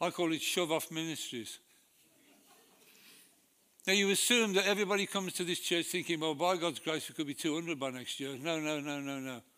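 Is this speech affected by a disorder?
Yes: Parkinson's disease; per doctors.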